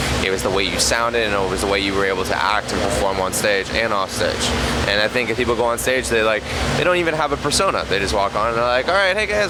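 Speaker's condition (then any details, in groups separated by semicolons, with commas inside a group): No condition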